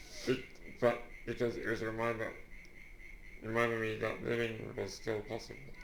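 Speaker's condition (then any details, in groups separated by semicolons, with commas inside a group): Duchenne muscular dystrophy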